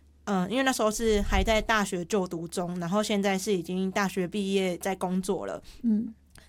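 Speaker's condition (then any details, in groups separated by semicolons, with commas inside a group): Hearing impairment; hearing impairment since at least junior high, only hearing-impaired student in junior high class; clear articulation per host, self-reports sometimes slightly unclear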